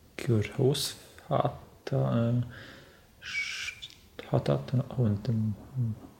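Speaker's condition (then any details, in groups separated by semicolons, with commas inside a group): Stuttering; stuttering since primary school, grandfather stutters, mother stutters very slightly; ongoing at 27, has worked much on stuttering, severity varies day to day; blocks from slight to very strong, strong blocks cramp whole upper body, repetitions, fillers, singing freer; repeated sounds, prolonged sounds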